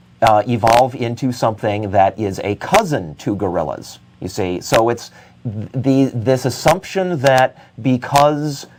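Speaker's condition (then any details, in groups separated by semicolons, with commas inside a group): No condition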